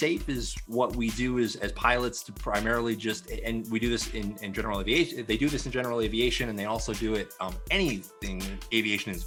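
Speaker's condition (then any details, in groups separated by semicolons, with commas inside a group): No condition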